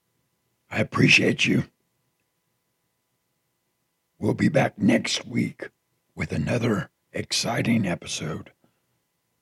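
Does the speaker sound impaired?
Yes: partial laryngectomy after throat cancer; one vocal cord remaining.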